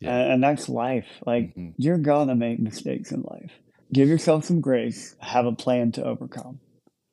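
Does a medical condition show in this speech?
Yes: cleft lip and palate; attributed to birthplace location.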